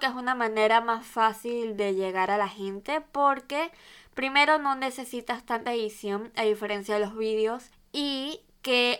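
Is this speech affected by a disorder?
Yes: cleft lip and palate; congenital cleft lip and cleft palate, two operations, Operación Sonrisa credited, visible lip scar, altered nose shape.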